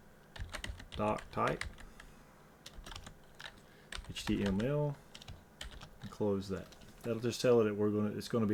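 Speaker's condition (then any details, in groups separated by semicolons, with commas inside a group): No condition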